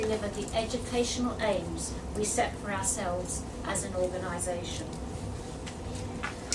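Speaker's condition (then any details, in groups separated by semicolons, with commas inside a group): No condition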